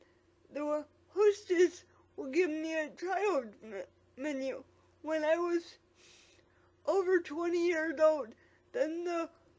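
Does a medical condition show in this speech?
Yes: quadriplegic cerebral palsy.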